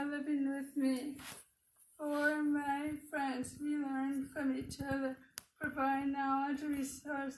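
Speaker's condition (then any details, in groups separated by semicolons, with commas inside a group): Cerebral palsy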